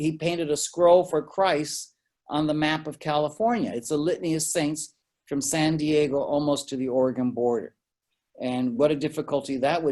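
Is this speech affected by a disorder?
No.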